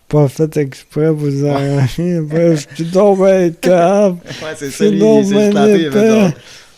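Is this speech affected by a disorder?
Yes: amyotrophic lateral sclerosis.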